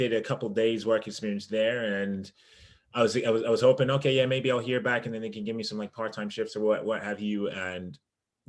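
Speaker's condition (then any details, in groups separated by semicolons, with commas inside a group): No condition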